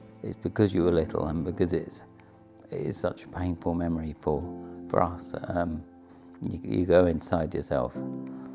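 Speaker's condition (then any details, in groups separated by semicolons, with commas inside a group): Motor neurone disease; uses wheelchair, extensive paralysis; diagnosed nine years ago, terminally ill; bad breathing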